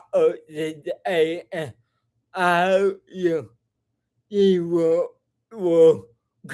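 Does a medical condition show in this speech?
Yes: cerebral palsy.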